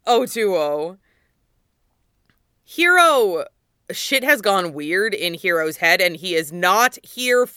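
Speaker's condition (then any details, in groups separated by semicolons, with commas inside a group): No condition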